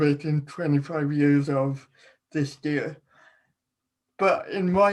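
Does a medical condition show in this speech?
Yes: cerebral palsy.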